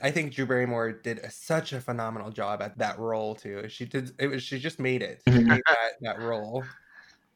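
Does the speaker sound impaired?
No.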